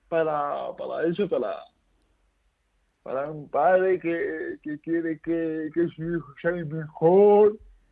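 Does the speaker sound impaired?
Yes: cerebral palsy; 57% registered disability.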